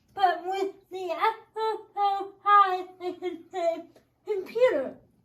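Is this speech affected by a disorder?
Yes: cerebral palsy.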